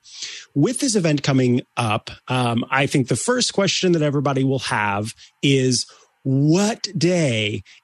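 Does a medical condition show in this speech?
No.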